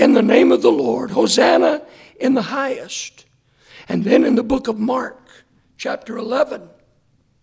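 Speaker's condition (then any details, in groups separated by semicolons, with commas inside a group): Hoarseness after vocal cord surgery; earlier doctor attributed voice problem to aging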